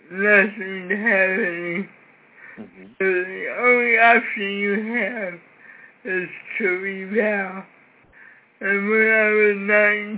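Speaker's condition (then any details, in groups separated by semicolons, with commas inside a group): Cerebral palsy; severe cerebral palsy from birth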